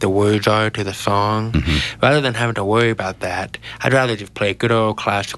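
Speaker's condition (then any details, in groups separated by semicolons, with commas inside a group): Genetic hearing loss; congenital genetic 90% hearing loss inherited from father, diagnosed almost age two, no cochlear implant; speaks well after years of therapy, trouble understanding unfamiliar accents on phone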